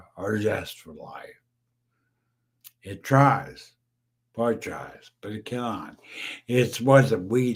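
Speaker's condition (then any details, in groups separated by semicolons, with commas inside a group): Brain injury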